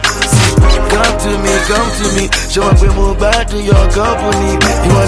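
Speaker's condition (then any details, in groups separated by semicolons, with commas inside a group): No condition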